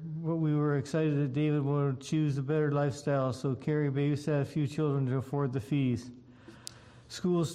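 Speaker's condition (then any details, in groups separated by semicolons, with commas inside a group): Parkinson's disease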